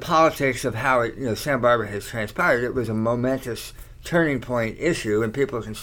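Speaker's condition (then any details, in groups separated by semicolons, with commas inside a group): Tongue cancer surgery; slight slur, talks okay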